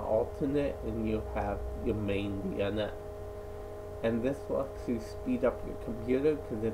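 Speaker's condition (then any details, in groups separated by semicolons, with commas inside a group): Cerebral palsy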